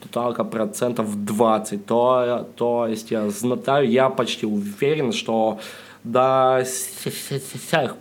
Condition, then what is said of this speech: Stuttering. Ну, у меня очень очень долго открывашкой было, что я хочу предупредить, что я немного заикаюсь, зачем я предупреждаю.